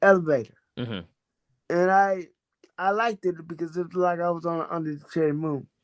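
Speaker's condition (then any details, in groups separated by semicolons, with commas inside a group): Cerebral palsy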